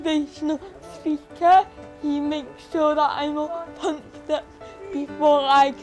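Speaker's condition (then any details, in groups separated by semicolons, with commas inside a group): Cerebral palsy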